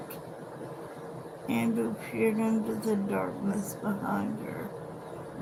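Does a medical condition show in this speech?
Yes: cerebral palsy.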